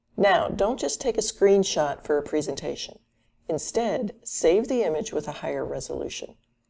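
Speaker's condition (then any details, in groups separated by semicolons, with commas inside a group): No condition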